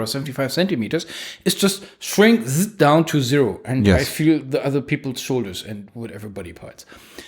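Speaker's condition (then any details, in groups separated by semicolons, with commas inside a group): No condition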